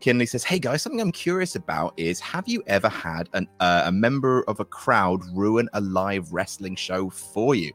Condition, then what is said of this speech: None; typical speech.